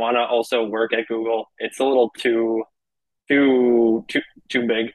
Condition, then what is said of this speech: Stuttering. I've had a stutter since I was 6 years old.